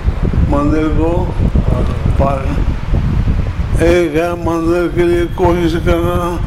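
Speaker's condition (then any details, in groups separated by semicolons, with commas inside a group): Difficulty speaking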